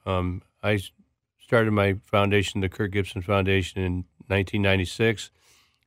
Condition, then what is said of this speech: Parkinson's disease. Like I have to do speech therapies and, you know, so before I go on the air sometimes.